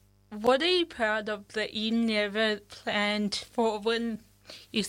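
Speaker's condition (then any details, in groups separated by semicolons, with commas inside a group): Cerebral palsy; congenital cerebral palsy, present since birth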